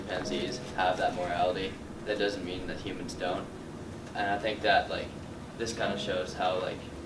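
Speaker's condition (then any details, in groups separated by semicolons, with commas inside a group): No condition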